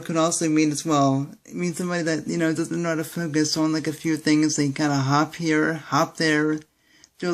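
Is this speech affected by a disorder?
Yes: cerebral palsy; speaks fast.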